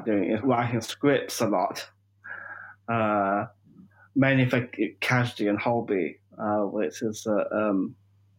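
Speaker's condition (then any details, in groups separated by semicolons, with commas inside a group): Down syndrome; 45 years old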